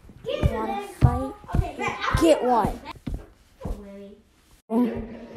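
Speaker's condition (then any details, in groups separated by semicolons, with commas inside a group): No condition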